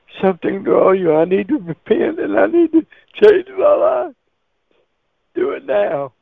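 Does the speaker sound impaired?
Yes: cerebral palsy; wheelchair user.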